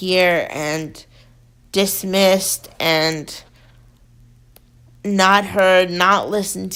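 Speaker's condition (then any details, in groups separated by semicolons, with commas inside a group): Cerebral palsy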